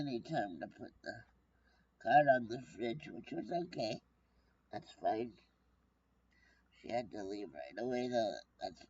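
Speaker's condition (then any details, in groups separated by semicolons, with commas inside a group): Brain injury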